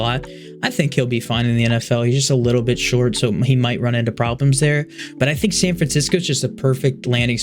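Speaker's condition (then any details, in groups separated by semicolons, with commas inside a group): No condition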